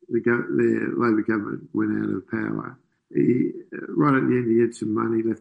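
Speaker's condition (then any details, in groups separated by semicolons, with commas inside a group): Parkinson's disease; loss of dopamine-producing substantia nigra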